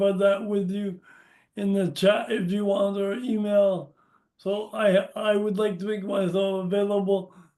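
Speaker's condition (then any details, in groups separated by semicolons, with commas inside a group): Brain injury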